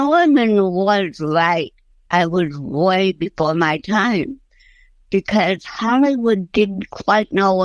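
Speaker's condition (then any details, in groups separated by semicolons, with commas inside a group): Cerebral palsy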